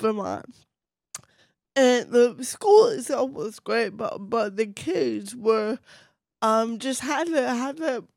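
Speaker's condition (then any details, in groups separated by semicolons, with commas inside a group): Cerebral palsy, mild; voice affected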